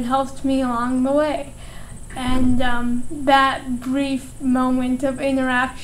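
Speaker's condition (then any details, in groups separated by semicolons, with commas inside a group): Cerebral palsy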